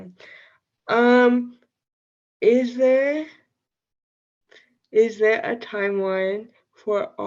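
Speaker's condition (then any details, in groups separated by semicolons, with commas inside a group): Cerebral palsy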